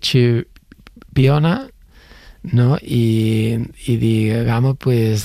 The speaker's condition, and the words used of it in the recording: Stuttering. Al principio me decías, bueno, tengo un poco de tartamudez, sí.